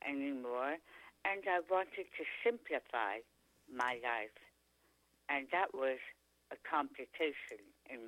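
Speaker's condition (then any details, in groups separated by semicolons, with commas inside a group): Tongue cancer; second surgery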